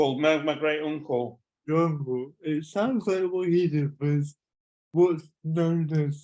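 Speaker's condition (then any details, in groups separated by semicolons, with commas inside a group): Cerebral palsy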